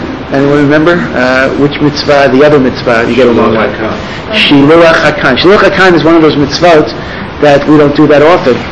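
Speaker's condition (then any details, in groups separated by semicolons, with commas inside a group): No condition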